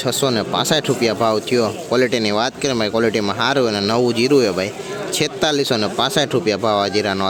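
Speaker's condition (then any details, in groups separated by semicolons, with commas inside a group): No condition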